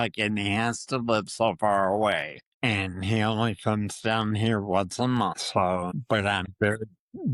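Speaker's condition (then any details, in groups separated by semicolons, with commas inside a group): Parkinson's disease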